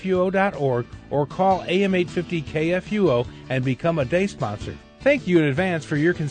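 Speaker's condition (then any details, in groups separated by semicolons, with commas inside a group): No condition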